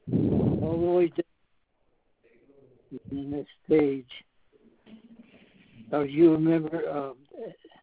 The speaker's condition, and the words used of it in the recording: Parkinson's disease. Is it a possibility if you could just speak a little bit louder?